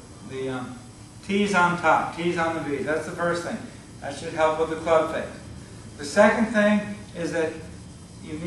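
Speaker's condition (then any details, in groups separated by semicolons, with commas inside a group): No condition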